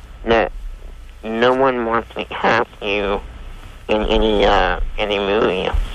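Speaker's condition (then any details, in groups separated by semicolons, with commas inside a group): Spinal muscular atrophy; Werdnig-Hoffmann type, severe form, from birth, uses wheelchair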